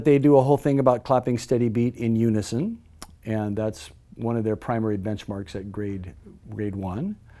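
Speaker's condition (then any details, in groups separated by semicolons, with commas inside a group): No condition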